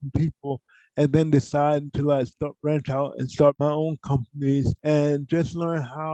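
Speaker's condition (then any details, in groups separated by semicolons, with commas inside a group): Cerebral palsy; from birth, poor hand use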